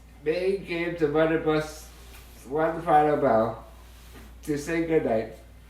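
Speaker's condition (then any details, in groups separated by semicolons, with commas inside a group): Duchenne muscular dystrophy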